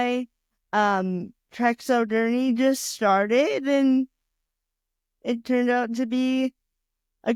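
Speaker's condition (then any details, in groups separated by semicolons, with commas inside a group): Cerebral palsy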